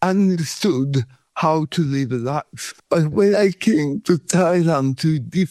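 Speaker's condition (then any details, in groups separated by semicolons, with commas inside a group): Cerebral palsy; cramp and pain free in Thailand, pain returns in Sweden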